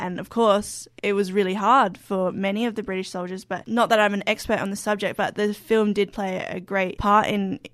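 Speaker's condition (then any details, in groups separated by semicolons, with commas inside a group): No condition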